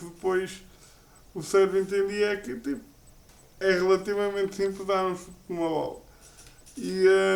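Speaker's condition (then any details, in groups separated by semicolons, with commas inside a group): Cerebral palsy; uses a wheelchair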